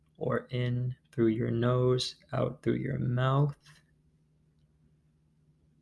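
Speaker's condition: No condition

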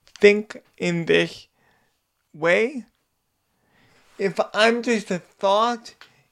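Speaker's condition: Cerebral palsy, spastic quadriplegia

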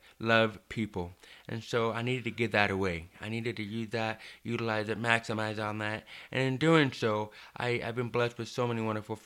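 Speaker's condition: Deafness, hard of hearing

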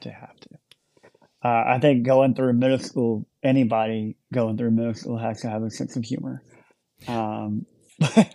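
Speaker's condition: Cleft lip and palate; large hole in mouth at birth

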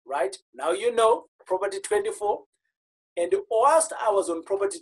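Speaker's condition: No condition

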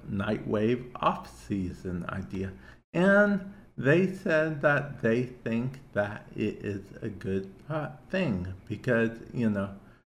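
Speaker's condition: Cerebral palsy; affects hand-eye coordination and balance

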